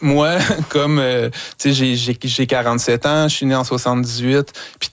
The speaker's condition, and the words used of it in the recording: Stuttering. Puis parce que parler, quand on est une personne qui bégait, parler, ça peut être une lutte.